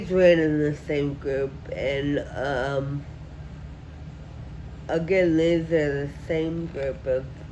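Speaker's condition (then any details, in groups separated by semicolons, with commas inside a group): Friedreich ataxia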